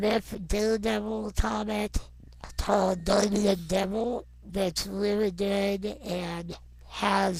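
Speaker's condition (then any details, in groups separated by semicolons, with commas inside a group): Non-progressive muscular dystrophy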